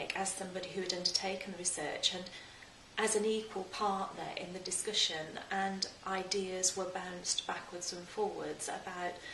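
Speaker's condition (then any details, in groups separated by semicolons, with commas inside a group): No condition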